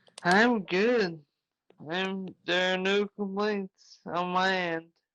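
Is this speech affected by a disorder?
Yes: traumatic brain injury; ongoing therapy.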